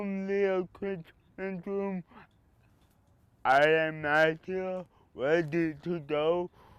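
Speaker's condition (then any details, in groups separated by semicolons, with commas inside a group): Cerebral palsy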